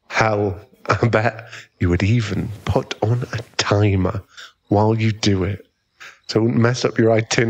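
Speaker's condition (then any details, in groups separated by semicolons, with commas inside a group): No condition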